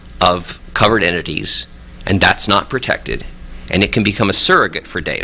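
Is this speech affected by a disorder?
No.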